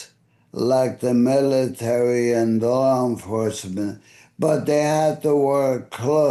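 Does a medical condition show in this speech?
Yes: ALS; voice affected and fading.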